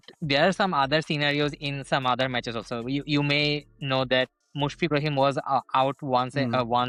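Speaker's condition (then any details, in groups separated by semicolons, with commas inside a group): No condition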